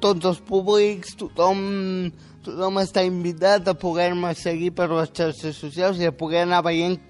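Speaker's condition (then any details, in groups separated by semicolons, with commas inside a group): Spastic quadriplegic cerebral palsy; age 18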